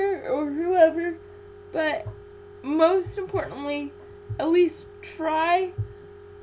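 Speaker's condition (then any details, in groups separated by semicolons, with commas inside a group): Cerebral palsy; infant ventilator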